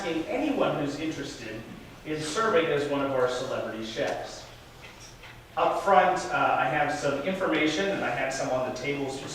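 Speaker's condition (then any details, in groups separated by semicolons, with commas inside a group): No condition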